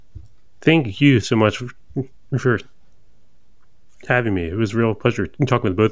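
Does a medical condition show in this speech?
Yes: stuttering; lifelong, concealed with avoidance until four years ago, later attended Friends convention, NSA meetings; coping mechanisms and workarounds; here blocks.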